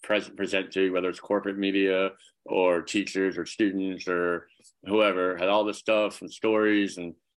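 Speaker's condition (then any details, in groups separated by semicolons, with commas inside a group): Cleft palate, severe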